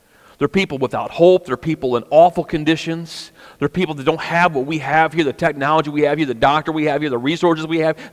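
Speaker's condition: No condition

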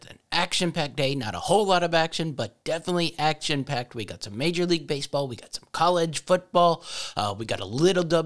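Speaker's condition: No condition

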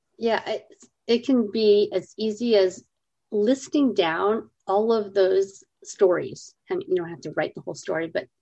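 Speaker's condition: Cleft lip and palate; congenital

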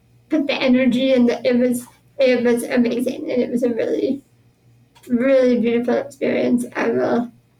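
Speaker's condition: Spinal muscular atrophy; 33 years old, uses power wheelchair

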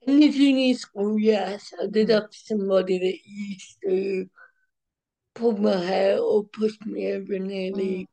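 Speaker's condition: Cerebral palsy, mild

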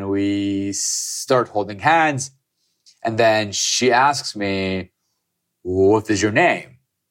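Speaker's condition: Stutter; stutter since early childhood, disfluency noticed by mother by age two, severe growing up; still stutters, past McGuire program speech therapy with breathing technique, mall exercise talking to hundred strangers; audible stutter, part-word repetitions, worse when anxious, stutters in six languages; blocks

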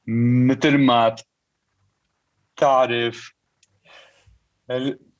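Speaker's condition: Stuttering; lifelong stutter; still stutters; debilitating stutter, avoided speaking almost entirely for over 25 years; blocks

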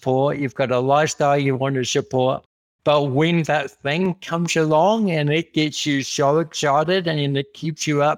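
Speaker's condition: Cerebral palsy; congenital, physical disability affecting how messages travel around body, affects walking and balance; speech sounds atypical all the time, talking described as a challenge

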